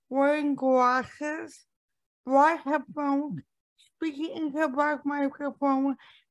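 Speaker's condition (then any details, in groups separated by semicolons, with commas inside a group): Cerebral palsy; speech mocked for years for how it sounds, speaks on podcasts, avoids speaking in TikTok videos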